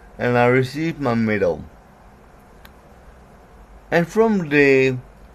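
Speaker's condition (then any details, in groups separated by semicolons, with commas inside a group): Cerebral palsy; sometimes out of breath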